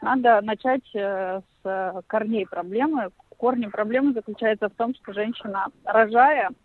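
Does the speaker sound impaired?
No.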